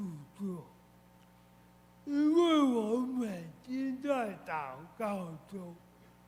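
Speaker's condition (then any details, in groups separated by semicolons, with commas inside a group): Cerebral palsy, severe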